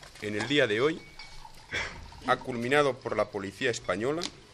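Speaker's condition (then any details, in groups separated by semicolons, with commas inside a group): No condition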